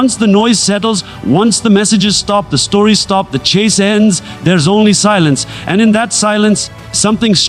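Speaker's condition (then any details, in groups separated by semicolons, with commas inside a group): No condition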